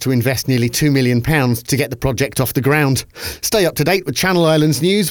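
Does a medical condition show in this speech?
No.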